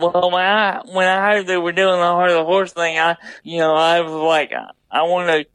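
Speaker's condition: Double hemiplegia cerebral palsy

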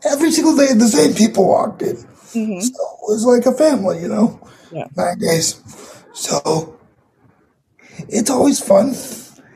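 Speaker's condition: Cerebral palsy; condition audible in voice

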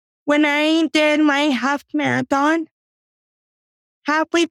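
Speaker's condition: Cerebral palsy; age 41, walks up to 10,000 steps daily with walker, cycles, rows, gym four days weekly

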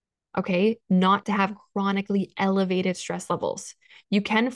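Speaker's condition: No condition

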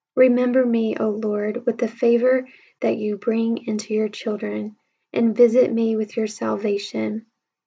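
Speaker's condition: No condition

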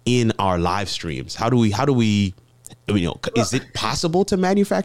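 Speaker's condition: No condition

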